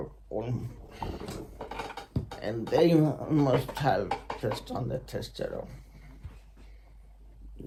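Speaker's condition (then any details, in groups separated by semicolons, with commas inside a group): Secondary intracranial hypertension; progressive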